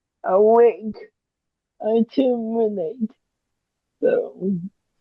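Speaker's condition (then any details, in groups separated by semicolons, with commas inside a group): Cerebral palsy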